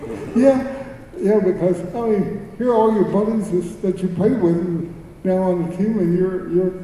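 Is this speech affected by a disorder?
Yes: cerebral palsy; speech.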